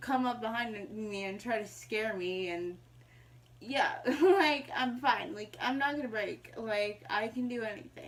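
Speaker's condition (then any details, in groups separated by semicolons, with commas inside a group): Mild cerebral palsy; mild, walks without aids, had surgery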